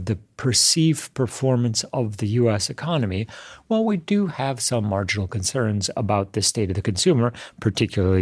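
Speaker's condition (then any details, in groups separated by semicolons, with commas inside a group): No condition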